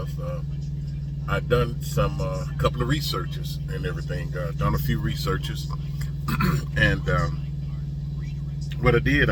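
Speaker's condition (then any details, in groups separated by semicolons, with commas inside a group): No condition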